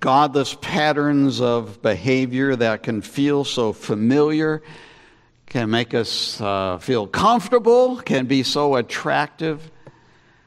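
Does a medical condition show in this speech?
No.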